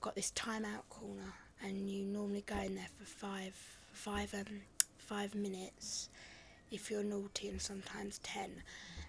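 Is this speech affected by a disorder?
Yes: stammer; girl aged 9; here repeated sounds, repeated words.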